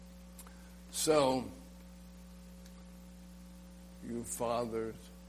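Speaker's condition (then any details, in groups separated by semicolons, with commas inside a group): ALS; swallowing problems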